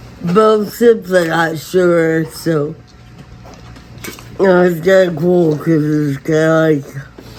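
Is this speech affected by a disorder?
Yes: Friedreich ataxia, severe.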